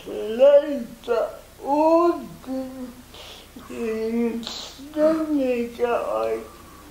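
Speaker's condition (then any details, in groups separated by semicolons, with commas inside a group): Cerebral palsy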